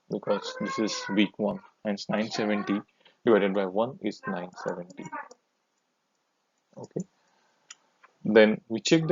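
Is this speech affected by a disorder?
No.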